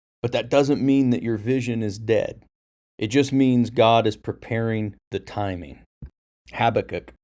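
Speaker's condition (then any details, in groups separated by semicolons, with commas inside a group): No condition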